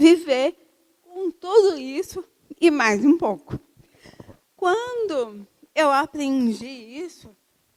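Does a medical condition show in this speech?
Yes: cerebral palsy; from birth, uses wheelchair.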